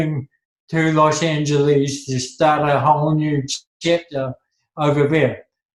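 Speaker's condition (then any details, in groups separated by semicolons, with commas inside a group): Cerebral palsy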